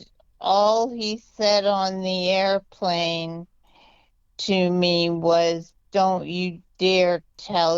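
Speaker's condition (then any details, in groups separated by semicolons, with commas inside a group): Multiple sclerosis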